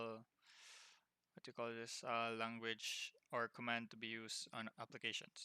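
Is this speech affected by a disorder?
No.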